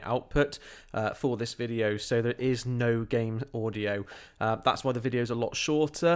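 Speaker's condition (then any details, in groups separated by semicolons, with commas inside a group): No condition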